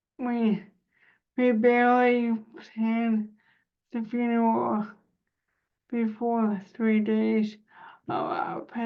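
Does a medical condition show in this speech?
Yes: cerebral palsy; spasticity.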